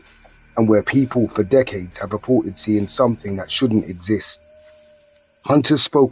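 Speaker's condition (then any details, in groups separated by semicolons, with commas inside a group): No condition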